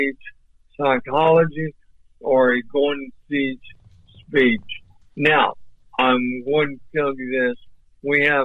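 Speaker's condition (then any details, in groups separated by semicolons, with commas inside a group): ALS; voice off but clear and understandable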